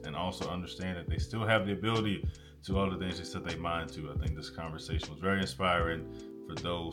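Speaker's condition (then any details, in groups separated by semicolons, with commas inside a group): No condition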